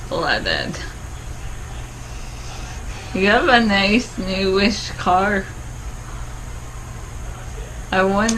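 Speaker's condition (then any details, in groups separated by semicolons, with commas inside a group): ALS; no ventilator needed yet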